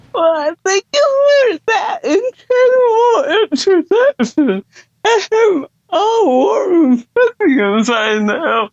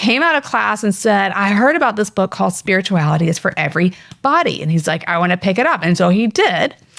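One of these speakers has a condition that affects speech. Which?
The first: cerebral palsy; present from birth; uses AAC device when speech muscles tire; hard to understand, speaking tires muscles, high effort.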